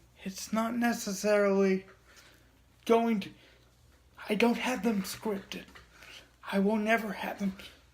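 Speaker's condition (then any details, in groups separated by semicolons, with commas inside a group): Cerebral palsy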